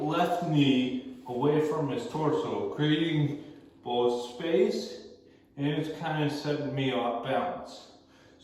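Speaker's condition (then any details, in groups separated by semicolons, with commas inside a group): Cerebral palsy; movement dexterity issues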